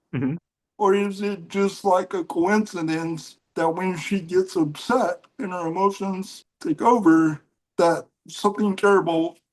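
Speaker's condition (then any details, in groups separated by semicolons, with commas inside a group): Cerebral palsy; mild case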